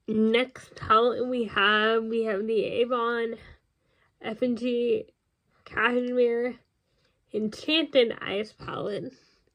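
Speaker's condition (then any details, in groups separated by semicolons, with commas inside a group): Cerebral palsy; congenital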